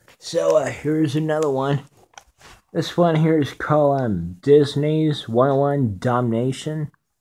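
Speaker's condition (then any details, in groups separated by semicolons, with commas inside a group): No condition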